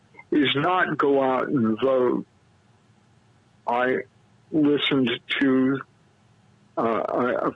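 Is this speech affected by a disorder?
Yes: cerebral palsy; premature low birth weight, month in incubator, diagnosed at 3 days, newborn chest compressed on inhaling, heels tapped.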